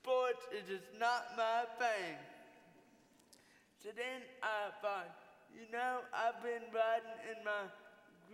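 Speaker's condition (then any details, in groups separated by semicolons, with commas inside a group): Cerebral palsy; from birth, uses wheelchair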